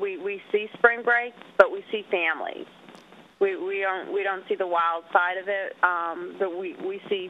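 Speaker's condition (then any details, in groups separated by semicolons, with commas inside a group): No condition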